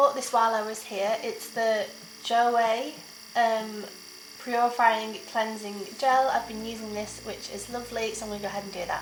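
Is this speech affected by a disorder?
No.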